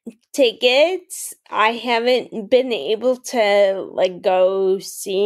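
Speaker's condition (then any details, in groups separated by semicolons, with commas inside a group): Friedreich's ataxia, mild; mild speech issues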